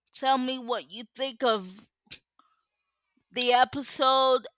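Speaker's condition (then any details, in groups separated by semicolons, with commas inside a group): Cerebral palsy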